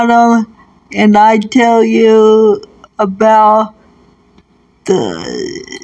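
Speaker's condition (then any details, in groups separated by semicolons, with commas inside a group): Cerebral palsy; present from birth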